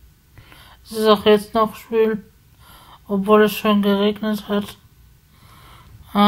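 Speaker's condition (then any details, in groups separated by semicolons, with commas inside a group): Spasticity from birth; multiple sclerosis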